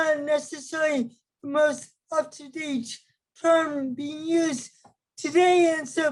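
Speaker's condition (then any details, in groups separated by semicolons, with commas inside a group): Cerebral palsy; from birth, affects movement; wheelchair user; affects ability to speak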